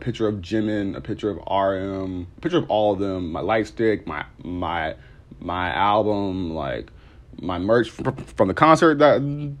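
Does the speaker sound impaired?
Yes: stuttering; stuttering problem, bullied for it growing up; stutter audible in recording; here repeated sounds, repeated words, prolonged sounds.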